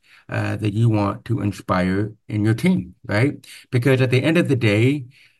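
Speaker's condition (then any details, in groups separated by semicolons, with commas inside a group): Profound hearing loss, deaf accent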